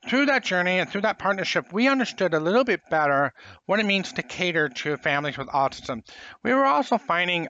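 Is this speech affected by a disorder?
Yes: profound hearing loss, congenital; late language development, learned to talk.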